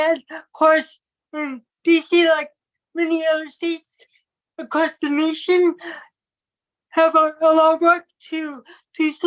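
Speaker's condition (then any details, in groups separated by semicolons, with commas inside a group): Cerebral palsy; from birth, affects movement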